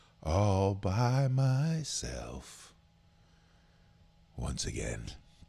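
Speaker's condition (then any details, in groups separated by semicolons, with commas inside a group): No condition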